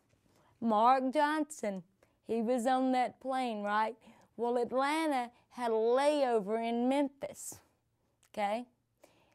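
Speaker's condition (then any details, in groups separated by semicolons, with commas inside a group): Cerebral palsy; from birth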